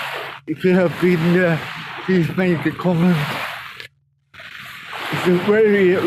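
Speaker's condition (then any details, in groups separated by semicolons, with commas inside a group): Cerebral palsy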